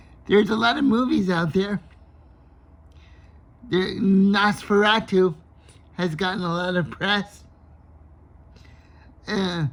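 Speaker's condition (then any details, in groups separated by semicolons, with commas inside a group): Cerebral palsy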